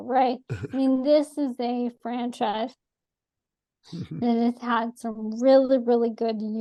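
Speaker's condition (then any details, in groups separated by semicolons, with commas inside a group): ALS; atypical case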